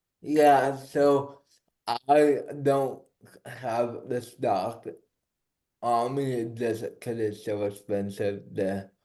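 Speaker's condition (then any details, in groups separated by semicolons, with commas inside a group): Cerebral palsy; diagnosed after cardiac arrest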